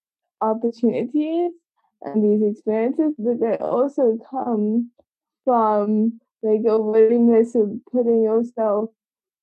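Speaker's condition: Cerebral palsy; congenital

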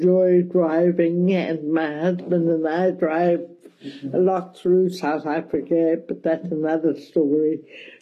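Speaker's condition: Cerebral palsy, mild; speech mildly affected

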